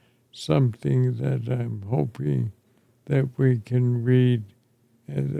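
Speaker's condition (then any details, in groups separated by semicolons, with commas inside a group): ALS; affects chest and throat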